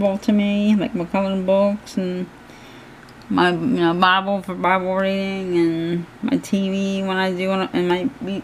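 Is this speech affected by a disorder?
Yes: cerebral palsy; hands affected, shaking.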